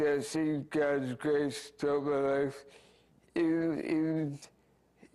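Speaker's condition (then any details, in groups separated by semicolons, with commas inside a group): Speech impairment after accident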